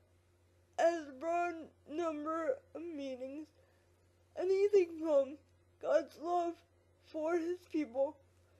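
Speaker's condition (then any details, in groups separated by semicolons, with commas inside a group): Quadriplegic cerebral palsy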